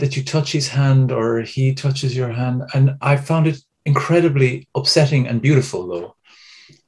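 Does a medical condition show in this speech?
No.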